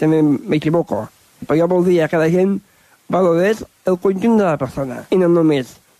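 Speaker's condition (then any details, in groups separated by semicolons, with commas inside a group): Down syndrome; different learning pace; age 30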